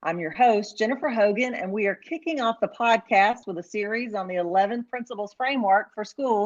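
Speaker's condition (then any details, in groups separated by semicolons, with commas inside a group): No condition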